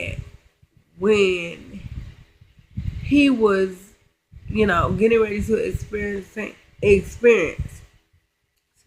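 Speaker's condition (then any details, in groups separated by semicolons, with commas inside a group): Cerebral palsy, spastic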